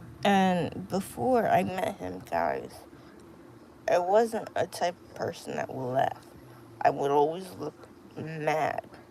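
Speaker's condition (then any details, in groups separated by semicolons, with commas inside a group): Cerebral palsy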